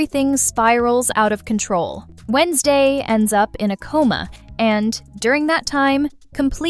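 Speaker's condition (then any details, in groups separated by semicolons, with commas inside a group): No condition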